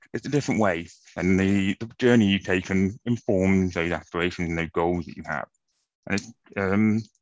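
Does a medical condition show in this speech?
Yes: profound deafness, acquired from meningitis.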